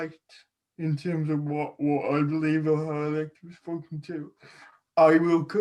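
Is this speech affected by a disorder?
Yes: cerebral palsy.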